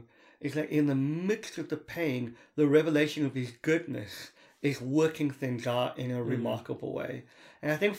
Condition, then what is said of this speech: Cleft palate. So my inability to hear, the hearing problems I've had, and the way I speak are the two things that I would say are the weakest things about me.